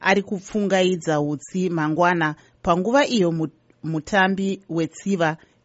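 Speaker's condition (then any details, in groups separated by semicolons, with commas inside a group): No condition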